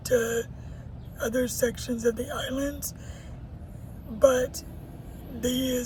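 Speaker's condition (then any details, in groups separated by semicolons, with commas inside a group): Cerebral palsy; uses a wheelchair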